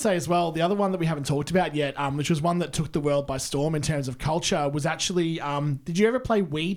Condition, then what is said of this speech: None; typical speech.